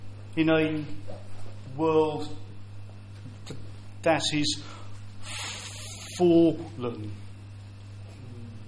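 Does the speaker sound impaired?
Yes: stammer; audible stammer; here repeated sounds, prolonged sounds, blocks.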